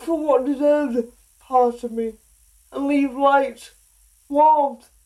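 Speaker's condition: Speech impediment; self-conscious about speech, took four hours to record a one-minute piece

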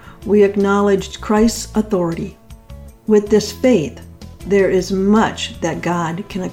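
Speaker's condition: No condition

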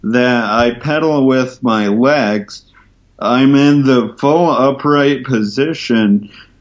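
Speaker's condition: Ataxia from traumatic brain injury; forearm crutches

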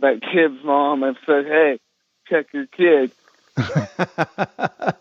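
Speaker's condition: Cerebral palsy; congenital

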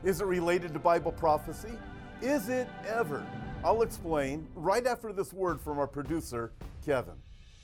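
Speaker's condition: No condition

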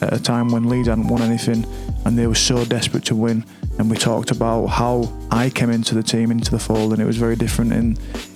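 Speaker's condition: No condition

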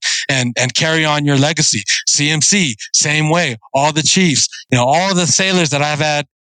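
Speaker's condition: No condition

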